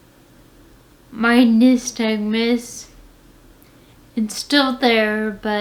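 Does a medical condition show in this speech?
Yes: Friedreich's ataxia.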